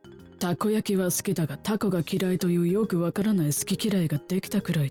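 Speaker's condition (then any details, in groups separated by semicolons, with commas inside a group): No condition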